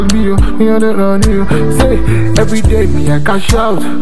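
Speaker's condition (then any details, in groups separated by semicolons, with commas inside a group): No condition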